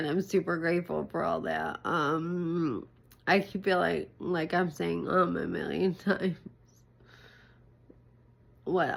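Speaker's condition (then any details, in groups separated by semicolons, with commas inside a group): ALS; full-time wheelchair, cough assist machine; breathing difficulty, short breath, slow speech, voice concerns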